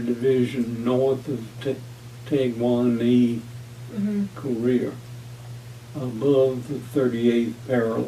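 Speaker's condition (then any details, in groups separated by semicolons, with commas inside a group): Parkinson's disease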